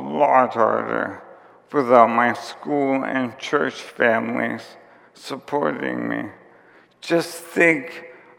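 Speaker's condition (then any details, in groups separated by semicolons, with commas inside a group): ALS; onset with tiredness and clumsiness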